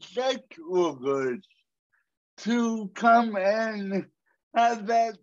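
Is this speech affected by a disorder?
Yes: cerebral palsy; cerebral palsy from birth, 37 years with condition; walking distance much reduced compared with before, suspects condition is progressive.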